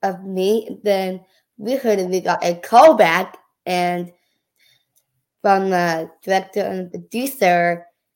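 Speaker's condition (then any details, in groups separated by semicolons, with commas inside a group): Down syndrome; prenatal diagnosis at 20-week ultrasound, chromosomal disorder; age 14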